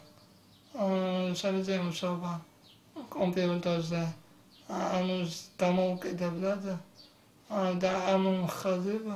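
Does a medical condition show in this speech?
Yes: muscular dystrophy.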